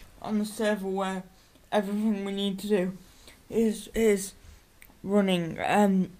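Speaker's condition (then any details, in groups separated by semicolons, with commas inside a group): Cerebral palsy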